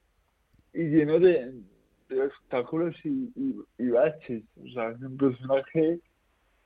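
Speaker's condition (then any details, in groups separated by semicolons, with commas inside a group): Cerebral palsy; no intellectual disability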